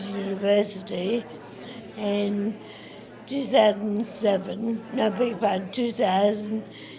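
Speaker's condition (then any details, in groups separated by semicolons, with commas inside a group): Acquired brain injury; acquired during brain stem tumour surgery; after surgery to remove brain stem tumour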